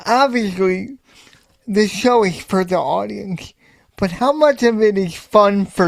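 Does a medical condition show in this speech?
Yes: cerebral palsy.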